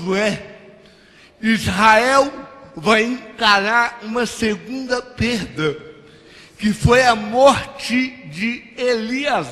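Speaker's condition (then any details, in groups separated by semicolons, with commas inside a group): Cerebral palsy; no speech as child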